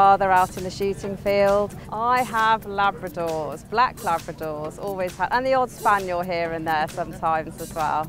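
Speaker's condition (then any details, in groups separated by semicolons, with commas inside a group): No condition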